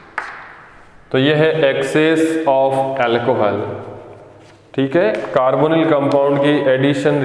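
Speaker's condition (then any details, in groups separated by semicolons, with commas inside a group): No condition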